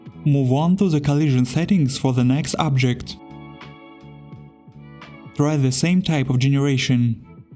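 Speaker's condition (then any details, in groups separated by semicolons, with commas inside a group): No condition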